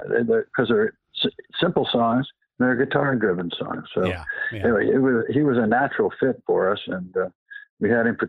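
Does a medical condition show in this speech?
Yes: Parkinson's; past cancer.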